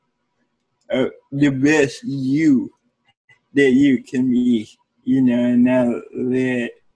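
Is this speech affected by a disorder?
Yes: cerebral palsy; present from birth, therapists involved in upbringing.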